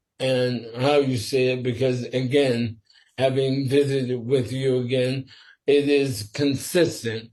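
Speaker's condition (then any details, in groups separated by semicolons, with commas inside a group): Sporadic ALS; must speak slower and carefully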